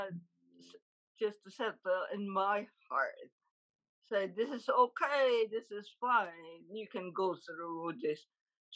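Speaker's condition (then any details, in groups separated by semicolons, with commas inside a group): Huntington's disease; confirmed by genetic test; diagnosis took over two years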